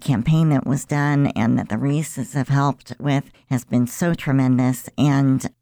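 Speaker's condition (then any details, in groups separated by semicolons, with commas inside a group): Cleft lip and palate; about 50-some years ago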